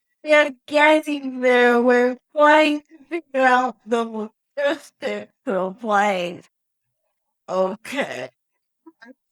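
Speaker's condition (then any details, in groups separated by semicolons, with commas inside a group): Cerebral palsy; wheelchair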